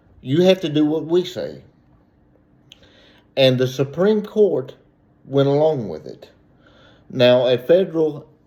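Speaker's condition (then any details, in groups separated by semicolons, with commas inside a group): Cerebral palsy; reports speaking clearly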